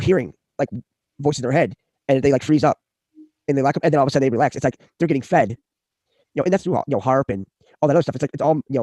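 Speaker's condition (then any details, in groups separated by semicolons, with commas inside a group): No condition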